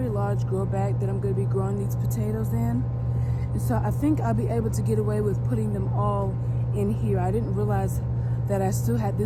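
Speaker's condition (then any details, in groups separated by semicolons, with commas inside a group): No condition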